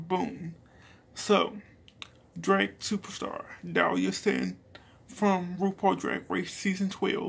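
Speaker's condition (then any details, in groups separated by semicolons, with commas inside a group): Cerebral palsy; speech is not the best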